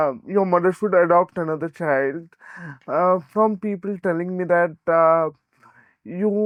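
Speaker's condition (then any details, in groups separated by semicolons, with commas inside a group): Cerebral palsy; brain oxygen deprivation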